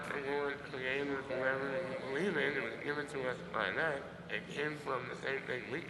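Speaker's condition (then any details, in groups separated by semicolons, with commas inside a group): Muscular dystrophy; congenital, muscles cannot grow larger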